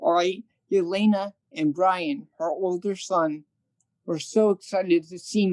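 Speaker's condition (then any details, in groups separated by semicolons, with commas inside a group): Cerebral palsy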